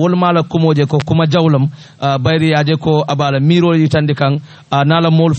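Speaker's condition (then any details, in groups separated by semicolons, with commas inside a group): No condition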